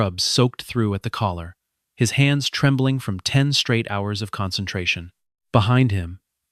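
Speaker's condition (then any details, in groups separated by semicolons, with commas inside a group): No condition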